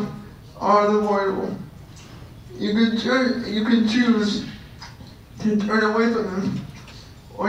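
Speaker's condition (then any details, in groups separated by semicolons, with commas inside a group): Cerebral palsy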